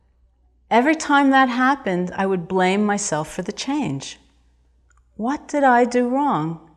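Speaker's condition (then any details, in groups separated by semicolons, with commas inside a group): No condition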